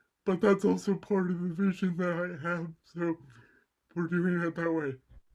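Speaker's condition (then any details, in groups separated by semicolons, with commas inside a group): Cerebral palsy; mild left side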